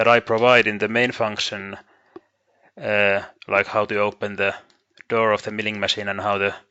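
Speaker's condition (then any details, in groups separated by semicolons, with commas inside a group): No condition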